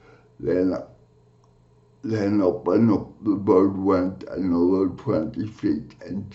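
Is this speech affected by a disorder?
Yes: cerebral palsy; from birth.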